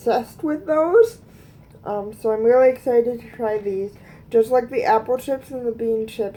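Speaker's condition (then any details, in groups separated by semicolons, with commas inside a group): Cerebral palsy; both hands affected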